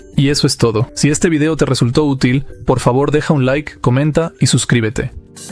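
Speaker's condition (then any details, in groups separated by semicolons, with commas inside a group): No condition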